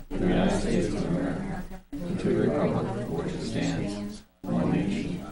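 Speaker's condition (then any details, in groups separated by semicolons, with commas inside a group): No condition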